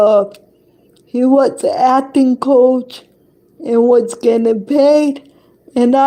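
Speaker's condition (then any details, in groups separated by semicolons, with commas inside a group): Cerebral palsy; affects hand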